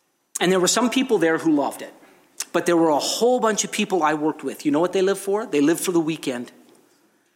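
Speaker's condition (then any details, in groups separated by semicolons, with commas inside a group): No condition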